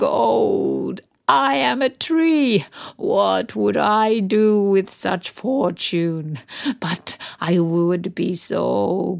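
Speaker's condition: No condition

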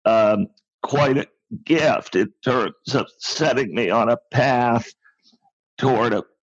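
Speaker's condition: Spasmodic dysphonia; trouble speaking at onset

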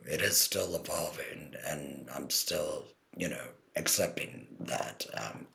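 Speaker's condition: Total laryngectomy; stage 4 cancer, partial thyroidectomy, primary TEP placement, chemo and radiation afterward; about 10 months post-laryngectomy, speaking with TEP about 5 months; TEP voice, earlier monotone from left vocal cord paralysis, no speech first 6 months, electrolarynx failed, swelling

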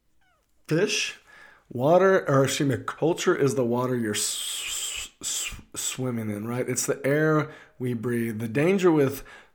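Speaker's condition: Stuttering; stutter since childhood, very severe in childhood; still identifies as a stutterer, speaking publicly to an audience; now able to communicate publicly; prolonged sounds, blocks

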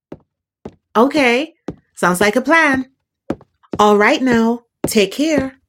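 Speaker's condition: No condition

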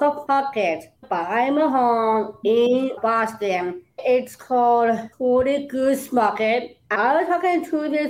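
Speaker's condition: Down syndrome; Down syndrome since birth

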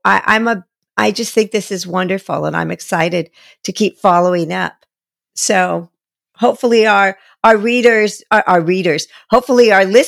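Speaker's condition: No condition

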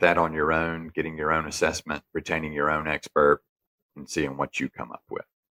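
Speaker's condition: No condition

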